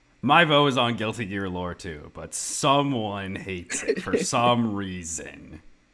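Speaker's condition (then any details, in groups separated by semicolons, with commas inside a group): No condition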